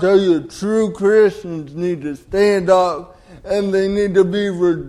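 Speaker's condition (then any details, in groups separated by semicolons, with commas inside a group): Cerebral palsy; delayed development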